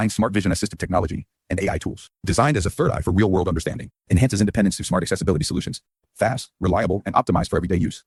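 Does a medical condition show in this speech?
No.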